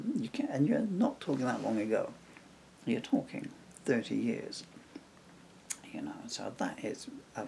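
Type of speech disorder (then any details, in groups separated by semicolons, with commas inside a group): Severe bulbar dysarthria; progressive bulbar palsy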